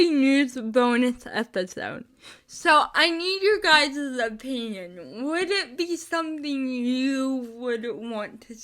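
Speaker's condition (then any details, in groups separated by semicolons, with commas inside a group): Spastic cerebral palsy, mixed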